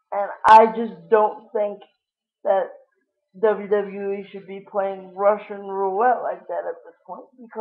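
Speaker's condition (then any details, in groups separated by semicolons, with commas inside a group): Cerebral palsy; lifelong, wheelchair user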